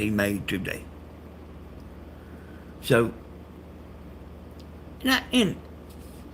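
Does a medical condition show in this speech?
Yes: brain bleed.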